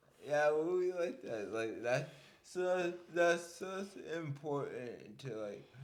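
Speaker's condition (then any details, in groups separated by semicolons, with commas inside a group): Cerebral palsy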